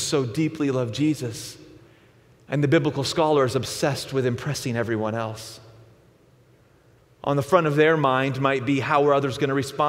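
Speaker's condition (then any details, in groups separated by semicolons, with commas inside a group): No condition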